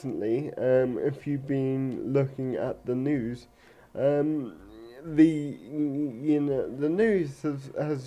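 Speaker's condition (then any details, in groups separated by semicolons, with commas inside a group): Cerebral palsy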